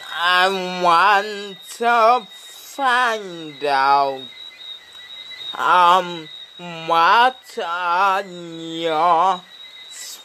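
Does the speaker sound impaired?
Yes: speech impediment; no speech therapy yet.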